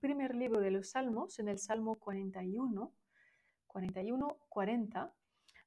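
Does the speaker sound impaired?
No.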